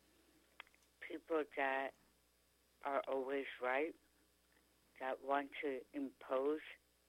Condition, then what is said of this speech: Tongue cancer surgery. Today I'm speaking, which, and pretty clearly also, I'm able